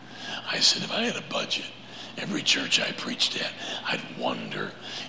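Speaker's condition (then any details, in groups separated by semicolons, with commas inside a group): Laryngeal cancer; deep raspy 'Batman voice'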